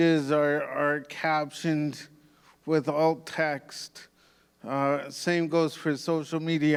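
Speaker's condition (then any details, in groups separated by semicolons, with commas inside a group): Cerebral palsy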